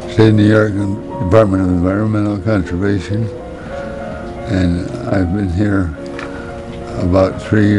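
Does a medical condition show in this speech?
Yes: Parkinson's disease; progressive, getting weaker.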